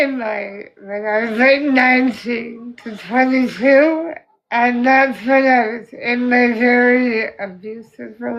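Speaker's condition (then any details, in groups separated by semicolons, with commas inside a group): Spinal muscular atrophy type 2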